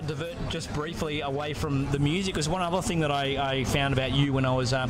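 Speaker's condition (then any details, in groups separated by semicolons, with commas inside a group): No condition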